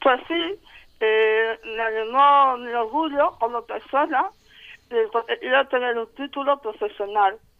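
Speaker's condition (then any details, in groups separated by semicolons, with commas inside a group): Moebius syndrome; congenital facial paralysis, diagnosed at 25, small tongue, no smile or crying expression, poor balance; difficulty pronouncing labial sounds b, swallowing difficulty with choking risk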